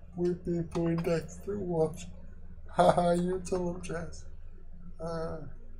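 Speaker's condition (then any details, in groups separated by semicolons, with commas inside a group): Quadriplegic cerebral palsy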